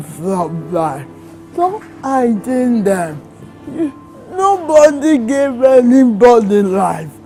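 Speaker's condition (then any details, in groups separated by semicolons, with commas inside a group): Cerebral palsy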